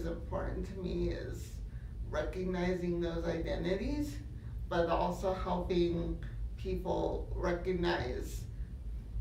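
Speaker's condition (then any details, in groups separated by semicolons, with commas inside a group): Cerebral palsy; uses wheelchair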